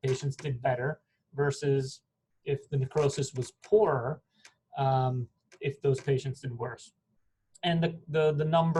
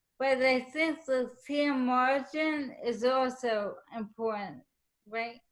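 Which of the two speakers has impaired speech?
The second: ALS; still very active; speech sounds unusual.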